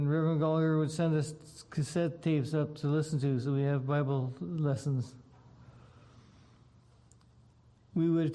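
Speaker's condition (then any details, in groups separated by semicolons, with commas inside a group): Parkinson's disease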